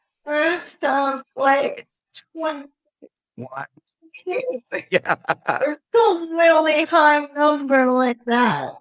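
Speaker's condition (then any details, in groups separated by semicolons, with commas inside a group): Cerebral palsy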